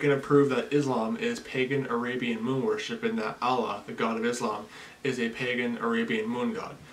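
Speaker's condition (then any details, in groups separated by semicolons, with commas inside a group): No condition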